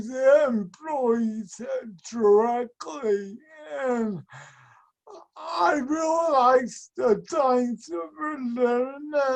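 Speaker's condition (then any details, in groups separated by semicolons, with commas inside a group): Speech and mobility impairment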